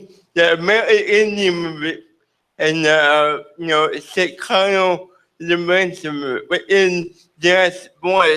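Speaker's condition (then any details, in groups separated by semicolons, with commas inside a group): Cerebral palsy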